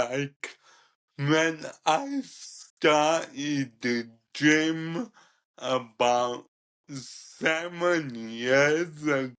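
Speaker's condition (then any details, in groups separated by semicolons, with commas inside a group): Cerebral ataxia; degenerative, present from birth; diagnosed about 12 years ago, uses wheelchair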